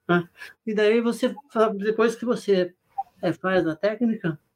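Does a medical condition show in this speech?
Yes: Parkinson's disease; Parkinson's disease diagnosed 17 years ago, facial rigidity, stiff body; laughter yoga (Yoga do Riso) loosened facial rigidity and body, freer facial expression and movement.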